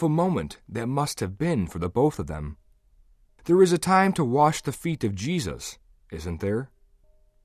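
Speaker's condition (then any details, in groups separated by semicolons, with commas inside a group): No condition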